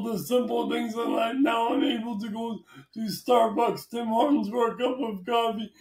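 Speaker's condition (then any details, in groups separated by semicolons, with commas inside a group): Traumatic brain injury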